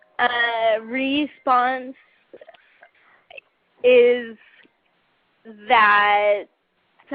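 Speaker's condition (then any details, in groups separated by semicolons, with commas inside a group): Cerebral palsy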